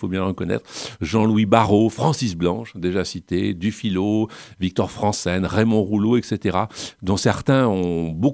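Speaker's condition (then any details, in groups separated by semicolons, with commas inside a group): No condition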